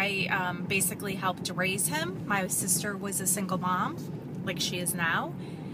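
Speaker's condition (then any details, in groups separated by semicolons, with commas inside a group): No condition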